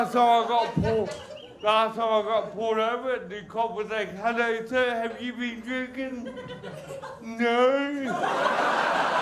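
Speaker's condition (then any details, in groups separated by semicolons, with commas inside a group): Cerebral palsy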